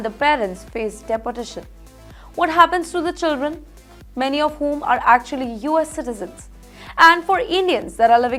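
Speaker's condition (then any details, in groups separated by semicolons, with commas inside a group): No condition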